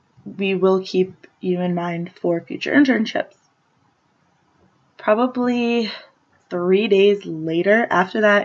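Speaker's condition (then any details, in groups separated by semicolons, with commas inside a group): No condition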